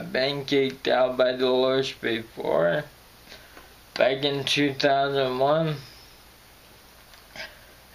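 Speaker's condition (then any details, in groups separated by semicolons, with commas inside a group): Friedreich's ataxia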